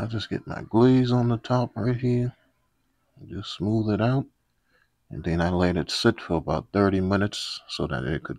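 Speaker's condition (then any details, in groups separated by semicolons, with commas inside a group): No condition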